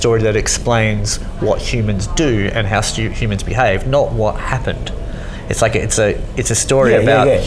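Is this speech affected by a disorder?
Yes: cleft lip and palate; congenital cleft lip and palate, repeated hospital stays and surgeries as a baby.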